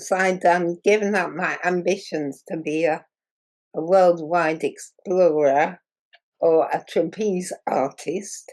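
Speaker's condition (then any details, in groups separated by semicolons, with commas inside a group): Muscular dystrophy; progressive muscle wasting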